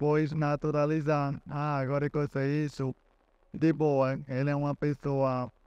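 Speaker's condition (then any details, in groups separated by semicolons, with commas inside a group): Cerebral palsy; relearned talking after onset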